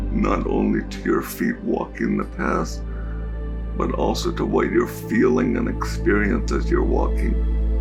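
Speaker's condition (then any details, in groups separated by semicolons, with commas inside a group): Cerebral palsy; diagnosed at birth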